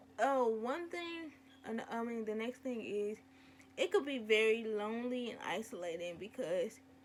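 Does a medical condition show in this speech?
Yes: cerebral palsy.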